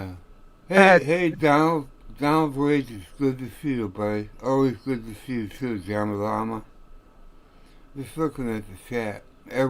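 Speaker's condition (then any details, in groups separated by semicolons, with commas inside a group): Tongue cancer; radiation-treated tongue cancer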